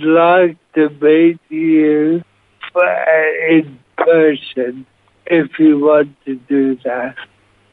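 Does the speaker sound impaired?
Yes: motor neuron disease, severe; onset in feet, walking stick then chair, diagnosed at least 4-5 years ago; final stages, no physical movement, breathing mask, machine breathes for him, 2 minutes without, Bethlehem Hospital; extremely difficult, pauses for breath with mouth closed, Stephen Scoff, Scott Benton mostly talk for him.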